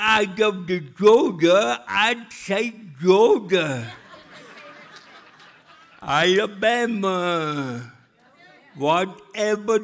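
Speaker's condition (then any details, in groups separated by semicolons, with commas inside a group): Cerebral palsy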